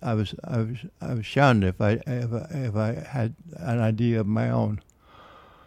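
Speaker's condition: Parkinson's disease; man aged 73

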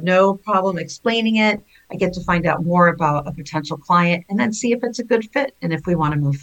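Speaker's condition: No condition

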